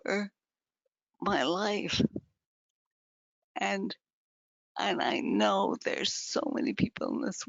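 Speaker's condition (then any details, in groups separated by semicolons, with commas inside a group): Advanced multiple sclerosis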